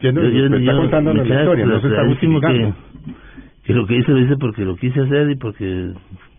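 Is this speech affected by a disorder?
Yes: Parkinson's disease; under neurologist care, seen last week.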